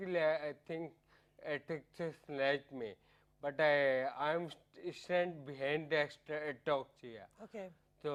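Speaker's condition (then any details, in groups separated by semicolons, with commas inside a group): Ataxia; about a decade since onset, walking affected; speech disturbed, slurring mistaken for drunkenness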